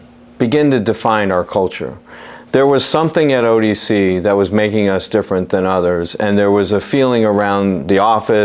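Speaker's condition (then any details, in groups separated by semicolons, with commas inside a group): No condition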